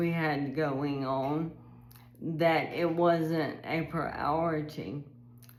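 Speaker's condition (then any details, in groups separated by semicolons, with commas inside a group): ALS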